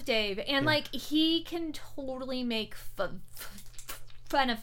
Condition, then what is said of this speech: Stuttering. Yeah. Okay. I'm a stuttering female comic, of course.